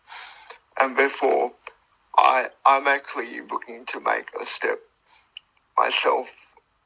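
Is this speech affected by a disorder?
Yes: cerebral palsy; born two months premature, died twice at birth, uses wheelchair, considerable motor function difficulty.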